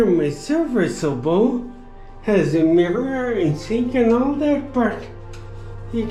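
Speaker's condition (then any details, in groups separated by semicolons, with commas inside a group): Traumatic brain injury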